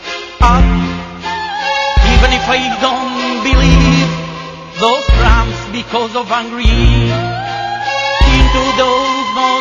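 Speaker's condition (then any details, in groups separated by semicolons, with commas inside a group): No condition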